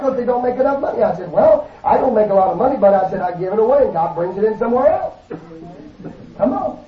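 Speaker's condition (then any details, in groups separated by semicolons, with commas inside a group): No condition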